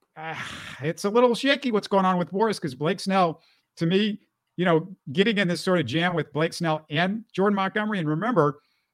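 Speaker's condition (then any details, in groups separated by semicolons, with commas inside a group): No condition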